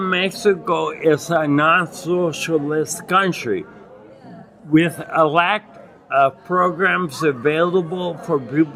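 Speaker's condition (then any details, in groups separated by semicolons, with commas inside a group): Acquired ataxia (lance-adams syndrome)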